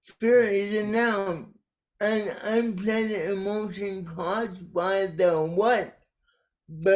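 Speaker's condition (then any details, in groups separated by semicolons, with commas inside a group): Cerebral palsy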